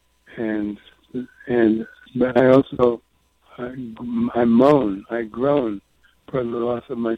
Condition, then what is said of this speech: Parkinson's disease. My voice I'm losing my voice.